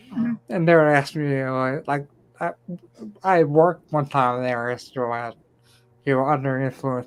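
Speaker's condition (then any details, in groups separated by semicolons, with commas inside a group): Ataxia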